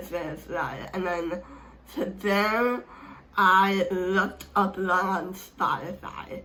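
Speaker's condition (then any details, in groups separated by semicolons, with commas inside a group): Speech impairment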